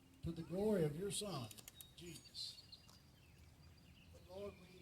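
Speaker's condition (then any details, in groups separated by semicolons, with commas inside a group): No condition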